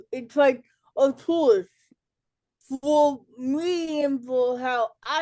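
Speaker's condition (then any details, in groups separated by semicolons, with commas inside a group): Cerebral palsy; affects speech and fine motor skills; childhood speech delay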